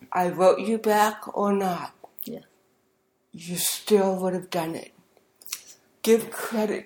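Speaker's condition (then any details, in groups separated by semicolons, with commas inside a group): Cerebral palsy; speech therapy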